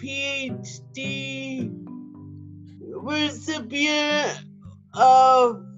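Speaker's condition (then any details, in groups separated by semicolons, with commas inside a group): Quadriplegic cerebral palsy; United Cerebral Palsy a big help while growing up; adult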